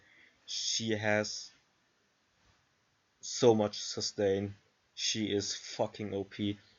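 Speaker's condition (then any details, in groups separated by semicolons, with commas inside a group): No condition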